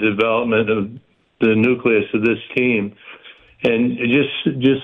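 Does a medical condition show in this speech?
Yes: Parkinson's; stays active.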